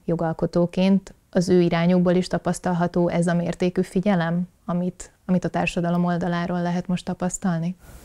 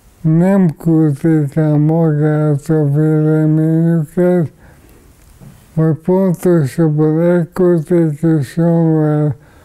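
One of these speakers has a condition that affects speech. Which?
The second: ALS; weakened after viral infection, leg discomfort, barely able to lift.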